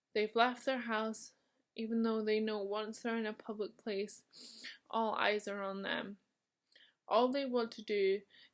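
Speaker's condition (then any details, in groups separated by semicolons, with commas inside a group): Motor neurone disease; onset in left hand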